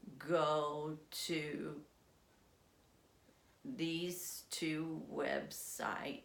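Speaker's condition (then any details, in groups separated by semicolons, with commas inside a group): Essential tremor; affects legs as well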